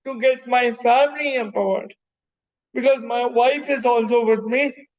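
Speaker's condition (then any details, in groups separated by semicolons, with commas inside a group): Cerebral palsy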